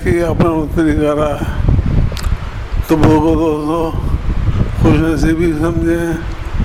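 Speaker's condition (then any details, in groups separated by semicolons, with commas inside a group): Difficulty speaking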